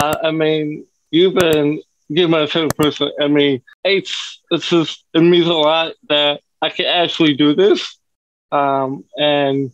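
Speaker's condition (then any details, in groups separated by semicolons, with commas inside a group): Cerebral palsy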